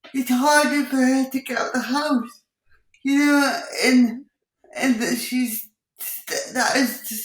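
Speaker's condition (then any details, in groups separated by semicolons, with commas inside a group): Cerebral palsy; involuntary movements, wheelchair user; speech audibly affected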